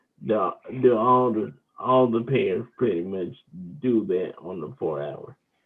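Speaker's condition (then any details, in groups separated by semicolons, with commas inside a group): Cerebral palsy; wheelchair user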